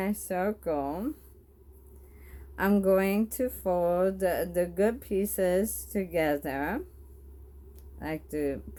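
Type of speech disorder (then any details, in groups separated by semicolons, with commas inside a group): Bulbar dysarthria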